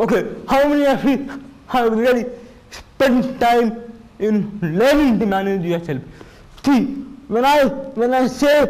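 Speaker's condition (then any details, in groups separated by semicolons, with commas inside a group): Cerebral palsy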